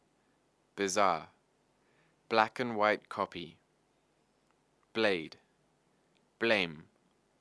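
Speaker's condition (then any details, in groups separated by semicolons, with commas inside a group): No condition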